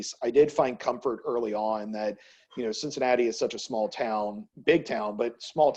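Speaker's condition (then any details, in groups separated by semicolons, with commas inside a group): No condition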